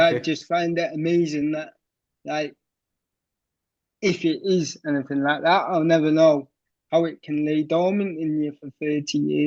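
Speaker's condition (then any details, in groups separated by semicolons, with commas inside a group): Cerebral palsy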